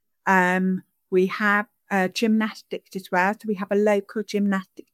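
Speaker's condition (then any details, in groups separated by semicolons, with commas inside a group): Deafness; questions interpreted into sign language by interpreter Lisa; sign-supported English, signing and speaking at the same time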